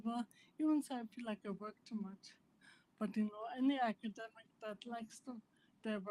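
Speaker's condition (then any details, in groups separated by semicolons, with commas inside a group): Primary lateral sclerosis; initially probable diagnosis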